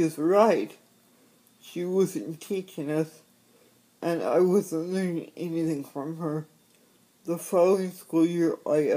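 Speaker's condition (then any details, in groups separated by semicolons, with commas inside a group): Cerebral palsy; mild to moderate impediment, only yes/no at 4, speech therapy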